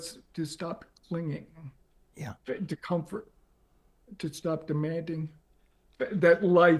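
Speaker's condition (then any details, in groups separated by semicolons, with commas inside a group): ALS; progressive, onset leg, spread to core, arms, hands, neck; 4.5 years since diagnosis, paralyzed below mid-throat, ventilator, powered wheelchair, near end stage; difficulty speaking and breathing, ventilator inflates lungs for voice, eye-tracking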